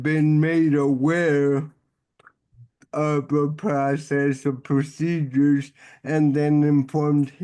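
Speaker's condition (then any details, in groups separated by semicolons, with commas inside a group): Cerebral palsy; many involuntary movements, sits rather than stands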